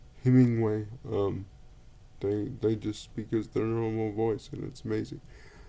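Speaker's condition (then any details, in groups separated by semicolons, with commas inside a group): Cerebral palsy; speaks relatively well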